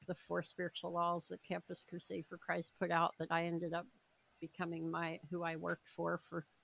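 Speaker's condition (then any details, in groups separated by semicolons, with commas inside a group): Cleft palate, severe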